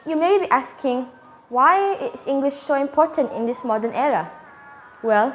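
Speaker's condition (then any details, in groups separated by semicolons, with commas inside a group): No condition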